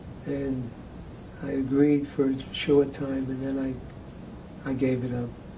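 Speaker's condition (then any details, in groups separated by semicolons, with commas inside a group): Parkinson's disease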